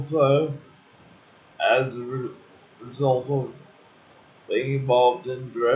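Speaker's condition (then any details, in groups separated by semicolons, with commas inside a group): Cerebral palsy; uses wheelchair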